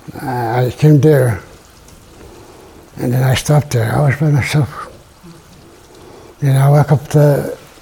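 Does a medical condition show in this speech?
Yes: Parkinson's; failing health; difficulty talking, halting speech with repeated words.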